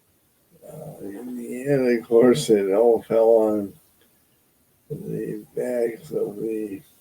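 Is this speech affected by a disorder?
Yes: Parkinson's disease; loses train of thought.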